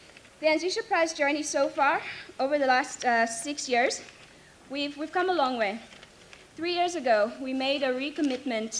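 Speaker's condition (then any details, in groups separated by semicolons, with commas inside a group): No condition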